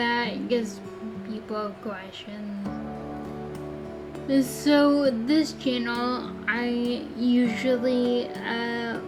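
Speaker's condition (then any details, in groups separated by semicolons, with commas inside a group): Friedreich's ataxia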